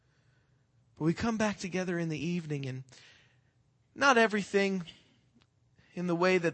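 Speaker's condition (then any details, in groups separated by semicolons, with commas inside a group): No condition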